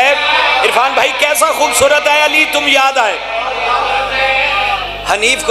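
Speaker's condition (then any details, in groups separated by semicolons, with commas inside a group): No condition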